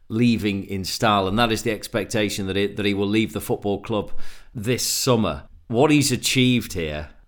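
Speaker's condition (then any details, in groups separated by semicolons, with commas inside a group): No condition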